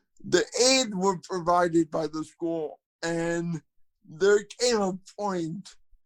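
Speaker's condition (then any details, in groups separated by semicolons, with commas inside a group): Cerebral palsy, spastic quadriplegia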